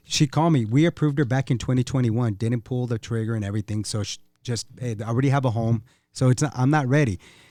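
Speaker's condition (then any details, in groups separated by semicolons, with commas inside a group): No condition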